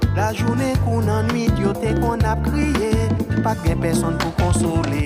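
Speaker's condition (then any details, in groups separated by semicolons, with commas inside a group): No condition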